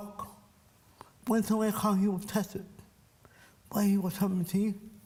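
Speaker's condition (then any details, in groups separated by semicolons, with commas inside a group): Cerebral palsy; from birth; speech impairment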